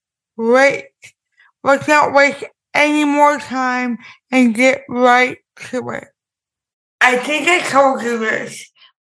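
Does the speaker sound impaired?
Yes: impaired speech; motorized wheelchair user.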